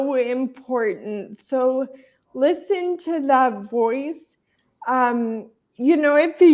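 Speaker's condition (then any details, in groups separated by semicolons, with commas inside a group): Traumatic brain injury; still slows things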